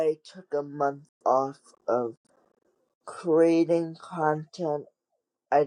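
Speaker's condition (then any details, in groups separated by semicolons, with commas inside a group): Cerebral palsy; wheelchair user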